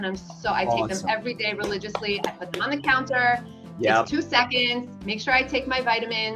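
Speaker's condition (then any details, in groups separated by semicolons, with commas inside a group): No condition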